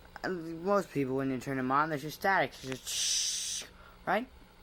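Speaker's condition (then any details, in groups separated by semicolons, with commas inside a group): No condition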